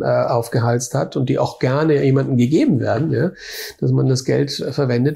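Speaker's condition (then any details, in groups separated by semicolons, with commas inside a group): No condition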